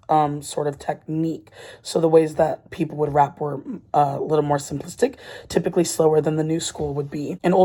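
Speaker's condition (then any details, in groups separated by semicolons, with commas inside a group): No condition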